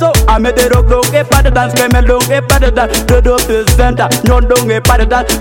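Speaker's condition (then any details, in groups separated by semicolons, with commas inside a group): No condition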